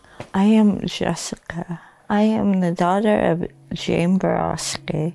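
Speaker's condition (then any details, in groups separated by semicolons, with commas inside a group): Cerebral palsy; mild cerebral palsy, affects motor skills, coordination sometimes, speech therapy until high school, one-on-one school help; affects voice and speech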